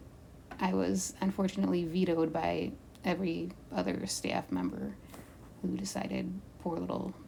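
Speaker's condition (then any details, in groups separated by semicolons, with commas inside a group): No condition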